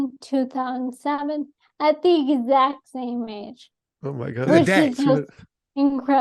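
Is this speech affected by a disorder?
Yes: ALS; atypical case.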